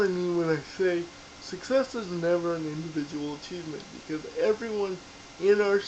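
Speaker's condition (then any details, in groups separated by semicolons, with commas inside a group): Cerebral palsy; diagnosed in infancy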